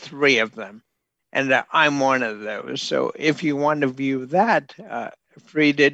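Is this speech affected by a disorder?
Yes: bulbar onset ALS; bulbar onset Lou Gehrig's disease, neurological, affects nerves and muscles, mouth, nose, throat first, then hands; progressing, hands slow, walking and running harder, outwardly looks unaffected; severely impaired, very slow, likened to elderly drunk man, calls self unable to talk.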